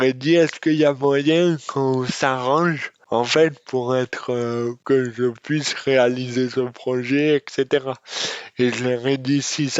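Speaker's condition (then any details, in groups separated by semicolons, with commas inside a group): Dystonia; speech disorder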